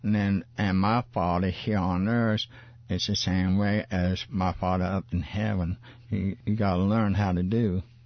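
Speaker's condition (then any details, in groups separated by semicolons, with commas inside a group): Parkinson's disease; described by speaker as in remission; voice clearer after weekly Monday evening talks with Stephen McClary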